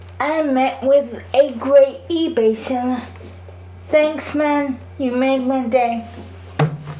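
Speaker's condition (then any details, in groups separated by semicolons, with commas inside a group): Cerebral palsy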